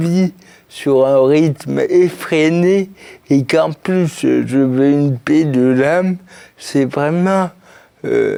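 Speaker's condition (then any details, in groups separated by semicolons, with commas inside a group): Cerebral palsy; since birth, birth injury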